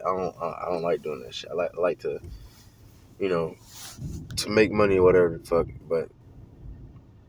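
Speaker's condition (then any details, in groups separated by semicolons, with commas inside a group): No condition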